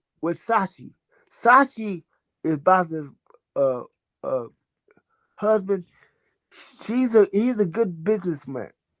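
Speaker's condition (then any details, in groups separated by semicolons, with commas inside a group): Cerebral palsy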